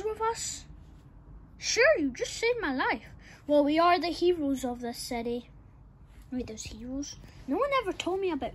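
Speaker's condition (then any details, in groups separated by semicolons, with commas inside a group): No condition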